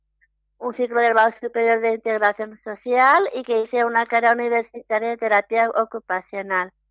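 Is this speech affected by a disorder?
Yes: Down syndrome; early intervention in childhood with speech therapy and early stimulation; interviewed by telephone.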